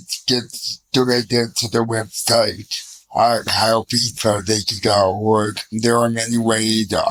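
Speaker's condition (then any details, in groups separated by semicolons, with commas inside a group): Cerebral palsy, spastic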